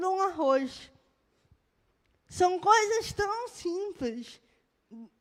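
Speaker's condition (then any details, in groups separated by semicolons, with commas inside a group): Cerebral palsy; birth brain injury; moderate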